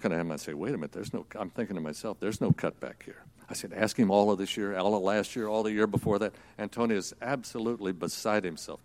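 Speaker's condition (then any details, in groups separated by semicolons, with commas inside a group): No condition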